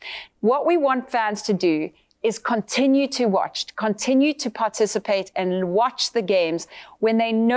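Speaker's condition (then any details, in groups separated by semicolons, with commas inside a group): No condition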